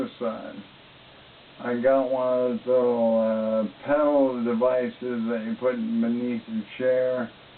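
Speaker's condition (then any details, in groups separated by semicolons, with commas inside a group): ALS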